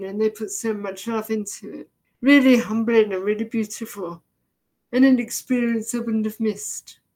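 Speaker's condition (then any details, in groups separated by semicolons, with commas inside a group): Deafness, severe; progressive, hard of hearing to partially deaf to current level, brain misinterprets sounds and speech, also visually impaired; can hardly understand speech, vocabulary partly picked up from reading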